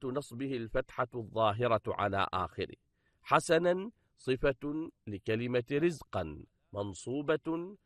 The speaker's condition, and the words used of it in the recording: No condition.